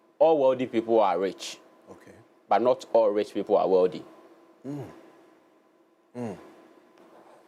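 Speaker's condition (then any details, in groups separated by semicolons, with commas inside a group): No condition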